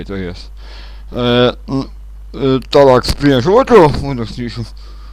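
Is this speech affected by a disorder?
Yes: cerebral palsy; speech not very clear.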